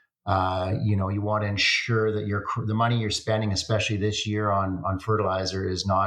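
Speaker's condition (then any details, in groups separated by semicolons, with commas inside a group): No condition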